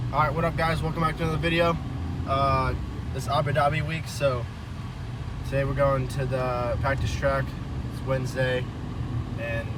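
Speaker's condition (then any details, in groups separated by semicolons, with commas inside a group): No condition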